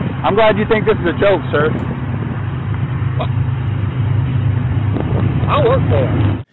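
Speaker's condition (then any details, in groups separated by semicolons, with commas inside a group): No condition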